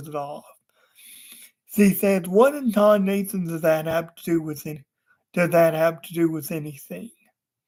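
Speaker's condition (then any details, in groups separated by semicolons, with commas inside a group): Cerebral palsy; wheelchair user, unable to walk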